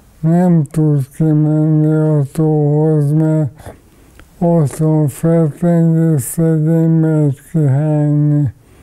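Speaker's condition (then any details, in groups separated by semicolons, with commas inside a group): ALS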